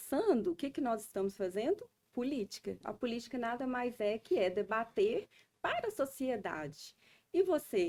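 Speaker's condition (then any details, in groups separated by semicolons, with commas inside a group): No condition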